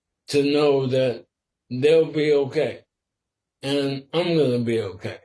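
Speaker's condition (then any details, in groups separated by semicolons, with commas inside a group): Sporadic ALS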